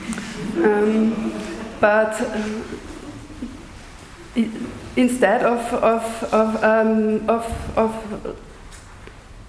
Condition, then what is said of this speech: Stuttering. I stutter myself in case you haven't noticed yet.